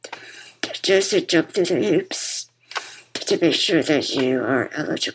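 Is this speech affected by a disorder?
Yes: muscular dystrophy; form of muscular dystrophy diagnosed as toddler, wheelchair user, relies on others for most daily activities; wears bipap machine to help breathe during conversation; bipap machine audible throughout conversation.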